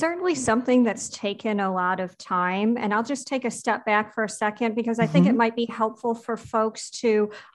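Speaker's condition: Cleft palate; hearing retained, predicted deafness by around age two did not occur

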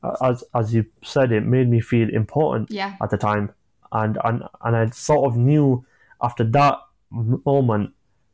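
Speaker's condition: Stammering; stammer since childhood, early NHS speech and language therapy in group with others who stammer, told could never speak fluently; not a fluent speaker, openly admits stammer; repeated sounds, repeated words

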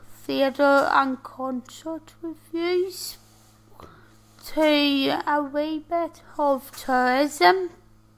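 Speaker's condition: Tracheostomy and ventilator dependent; paralysed from neck down

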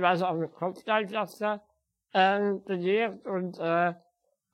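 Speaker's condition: Spinal muscular atrophy; uses wheelchair

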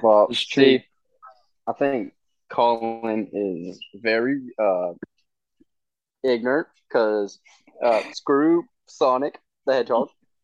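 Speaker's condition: Stutter; lifelong stutter, speech impediment since first playing games as a child; says words wrong on purpose to avoid stuttering, e.g. knuckles, feels stuck in a loop when stuttering; prolonged sounds, blocks

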